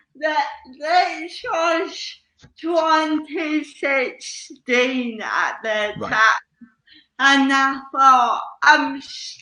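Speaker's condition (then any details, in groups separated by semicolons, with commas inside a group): Cerebral palsy; slow speech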